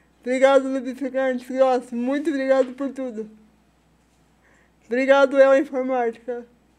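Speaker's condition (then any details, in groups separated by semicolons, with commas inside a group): Cerebral palsy; spasticity, premature birth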